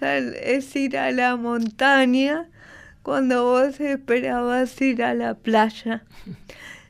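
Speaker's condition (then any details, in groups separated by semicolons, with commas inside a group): Cerebral palsy; prompting others' prejudice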